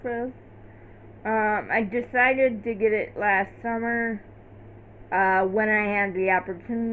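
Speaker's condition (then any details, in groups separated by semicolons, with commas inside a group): Cerebral palsy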